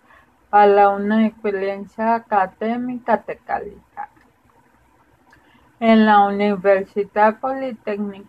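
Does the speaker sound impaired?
Yes: cerebral palsy; poor balance, difficulty walking, slow writing; difficulty speaking.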